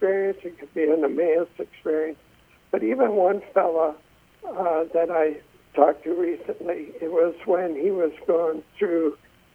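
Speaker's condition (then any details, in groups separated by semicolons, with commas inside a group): Essential tremor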